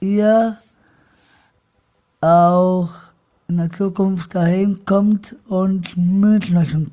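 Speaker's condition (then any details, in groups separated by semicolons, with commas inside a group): Down syndrome; trisomy 21, present from birth, operated right after birth in Hannover, back corset worn earlier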